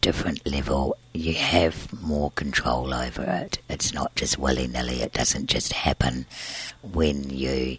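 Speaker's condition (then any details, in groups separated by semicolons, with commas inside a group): Tracheostomy and scarred vocal cord, laryngeal cysts, surgical vocal cord scarring; breathes through tracheostomy tube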